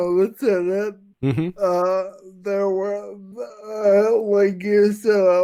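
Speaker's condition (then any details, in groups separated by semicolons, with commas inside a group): Friedreich's ataxia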